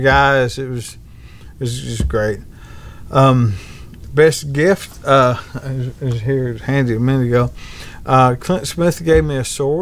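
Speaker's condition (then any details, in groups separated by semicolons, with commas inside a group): ALS; bulbar-upper onset, tongue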